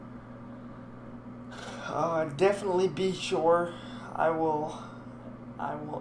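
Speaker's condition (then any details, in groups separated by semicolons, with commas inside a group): Cerebral palsy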